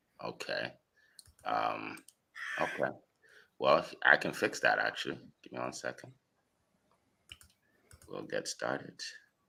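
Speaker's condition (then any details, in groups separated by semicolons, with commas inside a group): No condition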